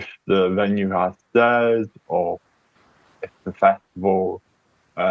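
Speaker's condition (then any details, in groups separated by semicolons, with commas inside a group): Cerebral palsy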